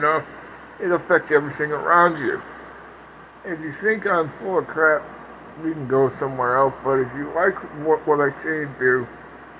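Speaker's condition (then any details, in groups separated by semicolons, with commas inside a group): Parkinson's; speech impediment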